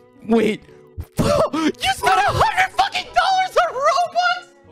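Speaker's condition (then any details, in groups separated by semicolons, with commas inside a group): No condition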